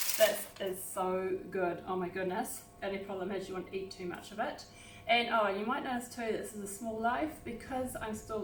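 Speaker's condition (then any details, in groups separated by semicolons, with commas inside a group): No condition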